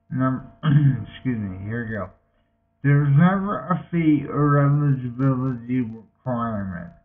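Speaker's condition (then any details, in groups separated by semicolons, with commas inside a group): Multiple sclerosis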